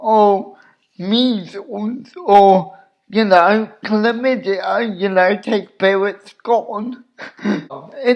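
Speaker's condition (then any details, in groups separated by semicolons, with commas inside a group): Cerebral palsy; obvious speech impediment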